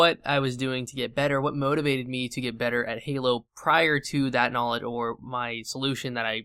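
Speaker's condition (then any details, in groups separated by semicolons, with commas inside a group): No condition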